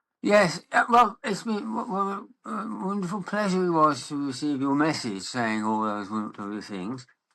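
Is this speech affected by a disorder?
Yes: Parkinson's disease.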